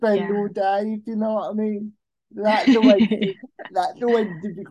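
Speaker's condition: Cerebral palsy; uses electric wheelchair driven himself

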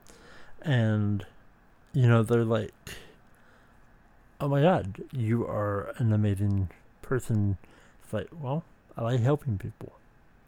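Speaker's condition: Speech impediment

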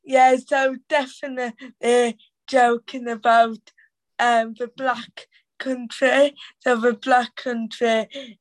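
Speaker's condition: Cerebral palsy; teenager; cerebral palsy voice harder to understand, Black Country accent, needs extra time to get words out

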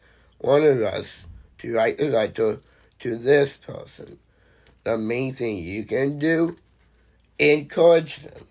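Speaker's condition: Down syndrome; present since birth

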